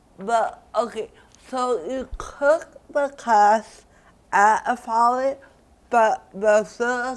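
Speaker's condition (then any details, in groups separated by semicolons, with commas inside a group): Cerebral palsy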